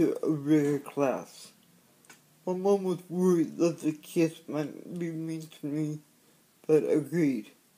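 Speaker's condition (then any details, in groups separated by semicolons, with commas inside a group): Cerebral palsy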